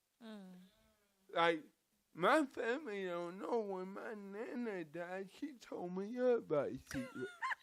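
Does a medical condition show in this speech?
Yes: cerebral palsy; from birth.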